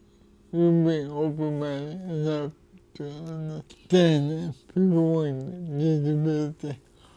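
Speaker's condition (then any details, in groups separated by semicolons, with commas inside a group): Cerebral palsy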